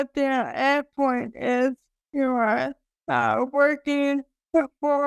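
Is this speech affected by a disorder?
Yes: ALS; sporadic form, cause unknown; about nine years since diagnosis.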